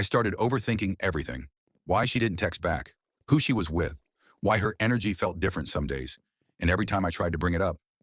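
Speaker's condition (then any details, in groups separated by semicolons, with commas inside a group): No condition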